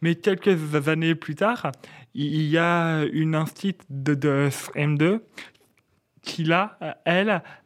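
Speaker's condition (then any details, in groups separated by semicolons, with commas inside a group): Stuttering; stuttering since age 4, first misdiagnosed as Gilles de la Tourette, cause hypothesized as several traumas; repeated sounds, repeated words, prolonged sounds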